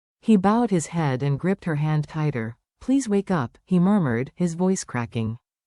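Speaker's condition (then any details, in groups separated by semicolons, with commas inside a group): No condition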